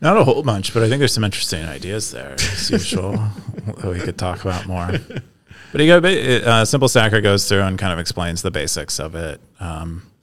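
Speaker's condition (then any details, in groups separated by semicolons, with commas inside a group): No condition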